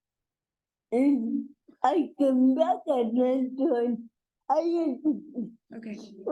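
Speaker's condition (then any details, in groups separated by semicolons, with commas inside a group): Cerebral palsy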